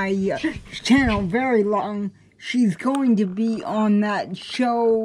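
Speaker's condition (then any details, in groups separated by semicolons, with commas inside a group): Cerebral palsy; affects standing and balance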